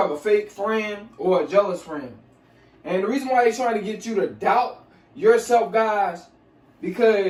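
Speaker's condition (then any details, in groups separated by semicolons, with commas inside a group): No condition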